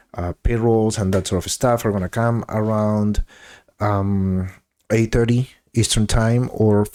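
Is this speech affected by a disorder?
No.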